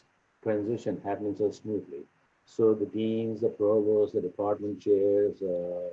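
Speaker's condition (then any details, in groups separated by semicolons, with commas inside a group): No condition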